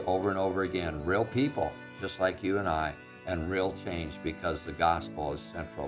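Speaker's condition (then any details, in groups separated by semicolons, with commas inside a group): No condition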